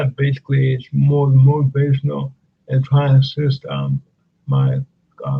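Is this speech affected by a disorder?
Yes: cerebral palsy; speech affected at times.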